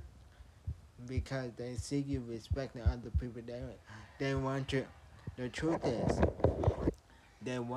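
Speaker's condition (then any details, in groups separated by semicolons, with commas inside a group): Traumatic brain injury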